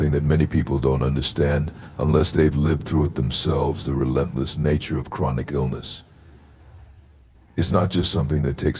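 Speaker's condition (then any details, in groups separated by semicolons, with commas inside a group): No condition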